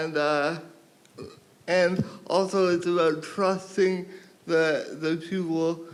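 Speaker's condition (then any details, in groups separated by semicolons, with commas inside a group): Cerebral palsy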